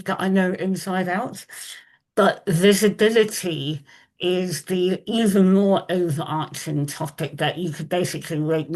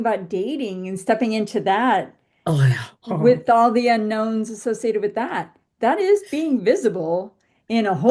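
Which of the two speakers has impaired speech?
The first: Moebius syndrome facial paralysis; congenital rare facial paralysis; limited communication, compensates with voice modulation.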